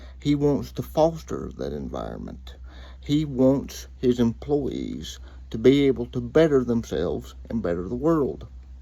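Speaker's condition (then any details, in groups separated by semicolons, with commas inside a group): Cerebral palsy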